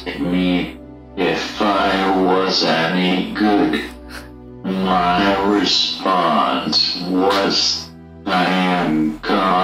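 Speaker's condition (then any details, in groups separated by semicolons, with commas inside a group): ALS; needs help getting out of bed and moving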